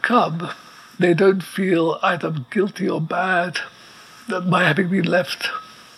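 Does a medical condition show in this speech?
Yes: ALS; very weak voice needing amplifier, respirator audible in background.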